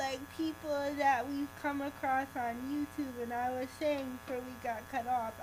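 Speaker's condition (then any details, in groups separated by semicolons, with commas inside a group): Cerebral palsy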